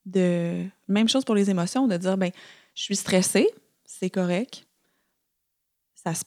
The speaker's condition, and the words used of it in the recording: None; typical speech.